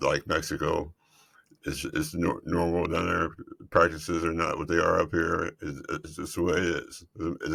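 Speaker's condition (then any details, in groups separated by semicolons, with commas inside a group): Multiple system atrophy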